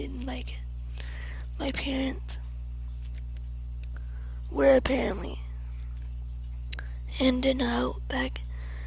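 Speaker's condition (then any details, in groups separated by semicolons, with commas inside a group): Cerebral palsy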